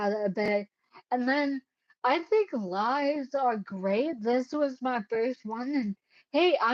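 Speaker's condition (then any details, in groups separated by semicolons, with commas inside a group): Cerebellar ataxia; caused by brain bleed, unsteady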